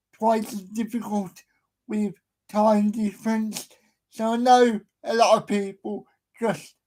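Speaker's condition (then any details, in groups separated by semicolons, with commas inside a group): Cerebral palsy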